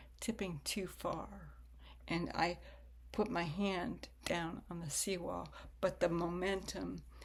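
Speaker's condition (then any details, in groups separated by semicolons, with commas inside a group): Spastic cerebral palsy; spastic form, hip problems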